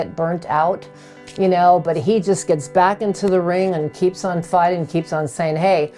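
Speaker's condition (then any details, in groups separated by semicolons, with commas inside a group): No condition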